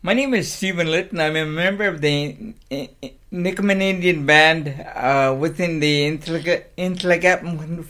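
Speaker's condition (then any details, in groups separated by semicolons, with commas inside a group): Cerebral palsy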